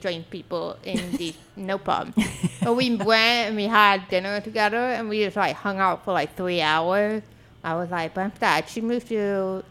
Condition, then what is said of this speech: Deafness. And most people don't realize I'm deaf, but, like, I am.